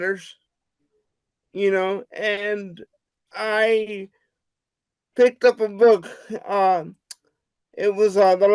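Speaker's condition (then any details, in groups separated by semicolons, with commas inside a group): Cerebral palsy; wheelchair user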